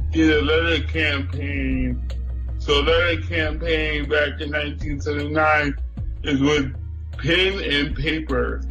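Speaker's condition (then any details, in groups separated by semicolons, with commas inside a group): Cerebral palsy; cerebral palsy from birth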